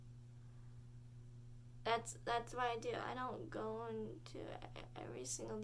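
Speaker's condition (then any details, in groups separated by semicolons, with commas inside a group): Cerebral palsy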